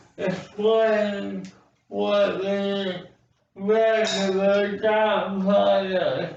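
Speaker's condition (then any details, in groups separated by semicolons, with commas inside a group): Speech impairment after birth surgery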